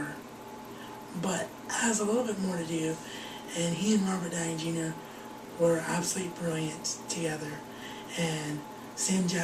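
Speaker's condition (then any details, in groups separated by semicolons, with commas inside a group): Cerebral palsy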